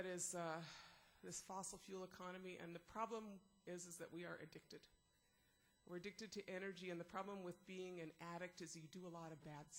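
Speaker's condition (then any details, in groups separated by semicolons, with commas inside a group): No condition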